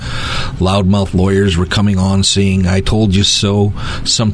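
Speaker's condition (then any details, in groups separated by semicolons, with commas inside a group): No condition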